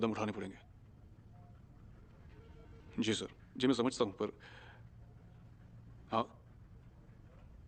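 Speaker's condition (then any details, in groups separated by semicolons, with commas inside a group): No condition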